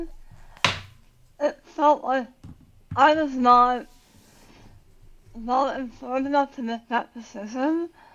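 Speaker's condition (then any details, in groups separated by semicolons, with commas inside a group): Tongue cancer surgery; most of tongue removed, radiation to half of neck; nine years since diagnosis, remission, neck tightness, jaw locking; altered speech, cannot raise voice, worse when tired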